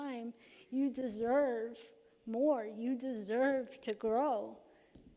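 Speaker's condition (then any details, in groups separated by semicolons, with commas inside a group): Cerebral palsy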